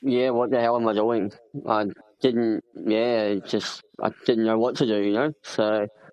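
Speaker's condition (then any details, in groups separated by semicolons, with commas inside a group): Cleft palate; congenital, upper lip joined to nose at birth, required a lot of care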